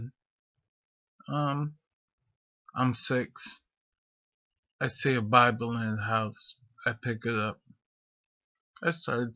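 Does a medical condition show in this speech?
Yes: multiple sclerosis; rambling speech.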